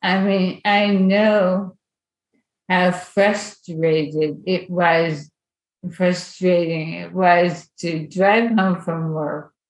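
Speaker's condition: ALS; onset with wrist weakness and reduced grip

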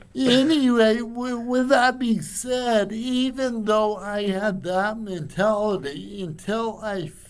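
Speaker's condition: Cerebral palsy; childhood bike riding and teen hiking limited

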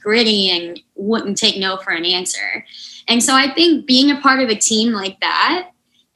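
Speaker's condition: Unilateral cleft lip and palate, severe

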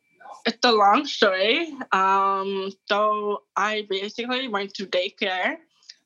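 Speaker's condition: Deafness (hard of hearing); hard of hearing with hearing aid, no sign language growing up; wearing hearing aid, hears well, learning sign language; no audible sign of deafness, others cannot tell from speech

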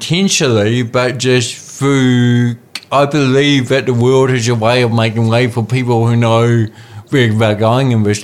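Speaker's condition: Cerebral palsy; parents told lifelong dependence

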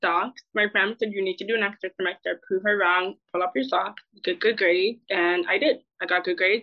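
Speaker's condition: Deafness; childhood speech therapists

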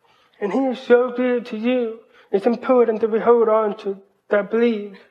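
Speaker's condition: Hearing loss, cochlear implant; completely deaf until age 12, invasive painful surgery, speech therapy, college; hears about 80% with cochlear implant, hears but does not always understand; doctors predicted poor speech at age 5, parents pushed speaking over sign language

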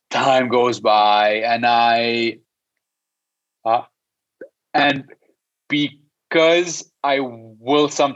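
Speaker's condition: Stutter; stutter since childhood, stutters in six languages: English, French, Spanish, Arabic, Portuguese, Armenian; audible stutter during interview; no stuttering when singing, avoided speaking for years out of fear, later joined Toastmasters and debating club; repeated sounds, blocks

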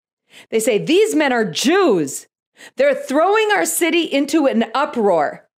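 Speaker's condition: No condition

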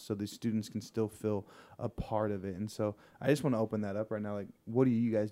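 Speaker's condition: No condition

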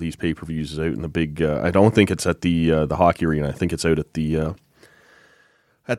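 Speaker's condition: No condition

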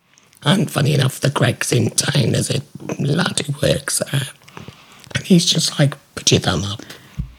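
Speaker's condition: Laryngectomy; salivary tumour into neck, oesophagus, tracheostomy, thyroidectomy, neck dissection, stomach pull-up, salivary glands removed; years post laryngectomy, after radiotherapy, throat valve pressed to talk, tracheostomy tube care; valve-pressed voice, stops breathing talking, strange little voice, quieter, silent laugh, valve fails, phone hard

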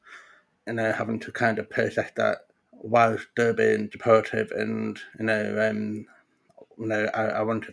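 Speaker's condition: Profound deafness; talks despite consultant predicting no speech and need for sign language

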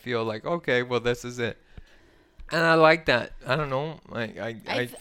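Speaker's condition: ALS; PEG feeding tube

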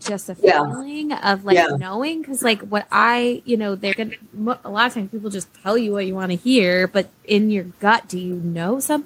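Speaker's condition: No condition

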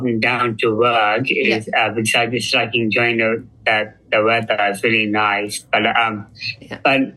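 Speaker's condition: Down syndrome; intellectual disability

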